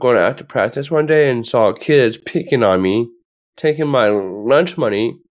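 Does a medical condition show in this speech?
Yes: Down syndrome; from birth.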